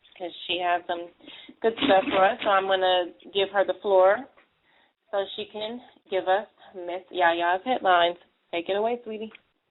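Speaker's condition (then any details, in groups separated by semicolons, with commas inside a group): No condition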